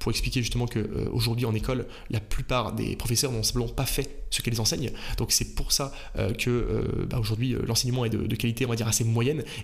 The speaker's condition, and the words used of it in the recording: No condition.